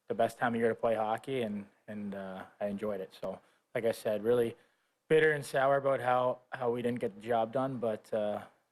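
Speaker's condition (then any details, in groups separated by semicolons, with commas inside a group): No condition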